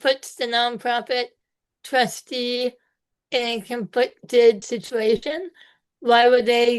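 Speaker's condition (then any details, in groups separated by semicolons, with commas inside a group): Spinal muscular atrophy type two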